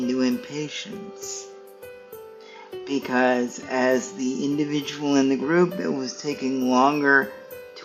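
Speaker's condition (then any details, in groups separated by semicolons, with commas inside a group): Cerebral palsy; stiff muscles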